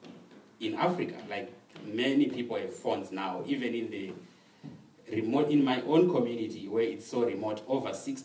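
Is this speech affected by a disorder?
No.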